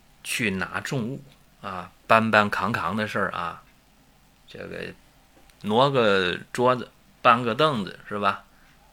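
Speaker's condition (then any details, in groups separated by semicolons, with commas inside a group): No condition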